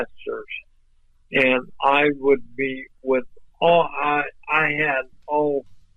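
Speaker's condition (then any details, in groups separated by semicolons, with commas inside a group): ALS; voice off but clear and understandable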